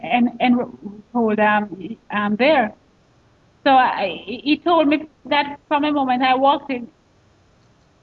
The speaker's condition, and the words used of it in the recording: Stuttering. Well, I choose not to at that point because I am, you know, upset. I stutter more, and I really, you know, do not want to make the situation worse.